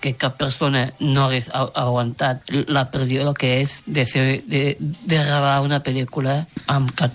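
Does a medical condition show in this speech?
Yes: Down syndrome; genetic, three copies of chromosome 21.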